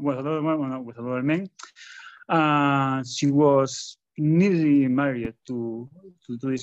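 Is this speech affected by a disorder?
Yes: stuttering; stutter in public speaking, attributed to lifelong shyness and introversion; stutters a lot when talking in public; here repeated sounds, repeated words, prolonged sounds.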